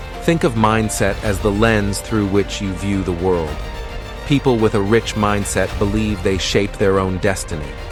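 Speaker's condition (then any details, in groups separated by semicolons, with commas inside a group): No condition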